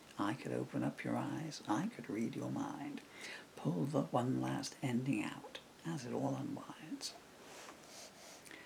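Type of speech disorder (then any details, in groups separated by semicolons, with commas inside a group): Severe bulbar dysarthria; progressive bulbar palsy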